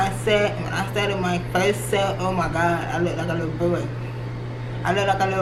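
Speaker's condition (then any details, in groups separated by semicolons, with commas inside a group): Cerebral palsy; from birth, left leg affected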